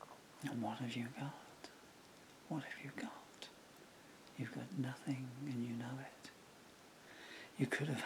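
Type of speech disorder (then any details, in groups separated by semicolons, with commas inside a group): Bulbar dysarthria; progressive bulbar palsy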